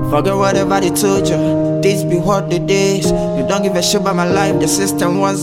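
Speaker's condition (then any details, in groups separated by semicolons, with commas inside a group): No condition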